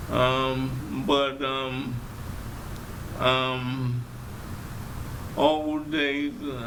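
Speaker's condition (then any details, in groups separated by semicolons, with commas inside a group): ALS; persistent hoarseness as first symptom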